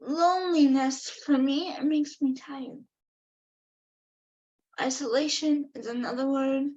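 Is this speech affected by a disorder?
Yes: cerebral palsy; affects all four limbs.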